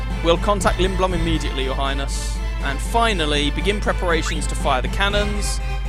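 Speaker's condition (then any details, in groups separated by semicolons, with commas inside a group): No condition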